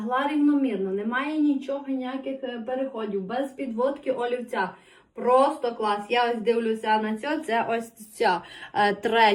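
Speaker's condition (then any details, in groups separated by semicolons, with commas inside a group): No condition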